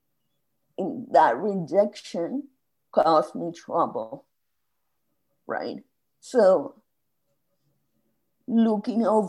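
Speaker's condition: Spasmodic dysphonia; diagnosed 6 months ago

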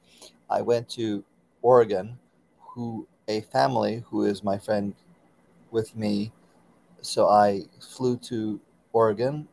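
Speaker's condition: Aphasia after stroke; stroke with aphasia as complication of heart surgery, adult onset, early on could only say Michael; speaks not normally but close, hard to communicate

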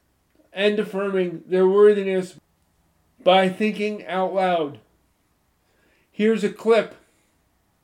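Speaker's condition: Cerebral palsy; cerebral palsy since childhood

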